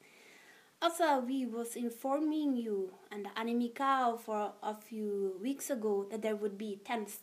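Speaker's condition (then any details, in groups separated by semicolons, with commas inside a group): No condition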